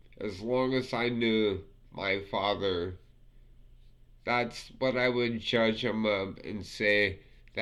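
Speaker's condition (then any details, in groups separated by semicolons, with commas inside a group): Multiple sclerosis; affects fingers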